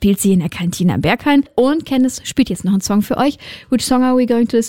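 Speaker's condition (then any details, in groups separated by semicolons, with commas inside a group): No condition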